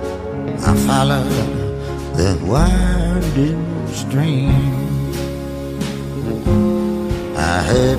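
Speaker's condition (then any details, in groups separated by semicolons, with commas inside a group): No condition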